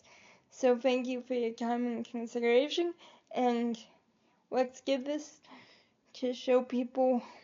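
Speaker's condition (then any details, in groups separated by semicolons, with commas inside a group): Cerebral palsy; able to articulate and speak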